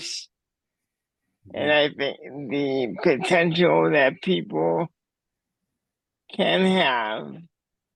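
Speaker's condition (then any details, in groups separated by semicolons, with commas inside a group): Cerebral palsy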